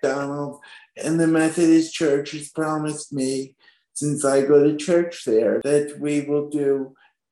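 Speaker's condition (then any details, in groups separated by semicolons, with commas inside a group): Spastic quadriplegic cerebral palsy; now 23 years old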